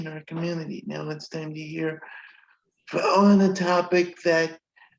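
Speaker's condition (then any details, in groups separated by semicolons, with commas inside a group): Cerebral palsy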